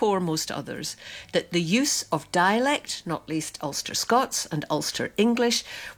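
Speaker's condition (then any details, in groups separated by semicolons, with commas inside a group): No condition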